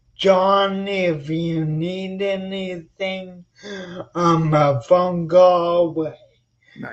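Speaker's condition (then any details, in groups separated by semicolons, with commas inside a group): Spinocerebellar ataxia; slightly staccato speech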